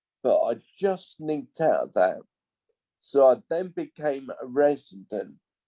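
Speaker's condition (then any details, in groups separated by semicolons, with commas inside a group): Multiple sclerosis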